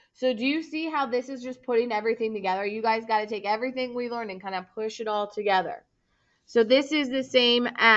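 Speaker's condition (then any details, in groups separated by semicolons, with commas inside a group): No condition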